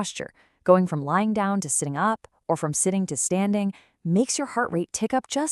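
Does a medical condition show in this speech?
No.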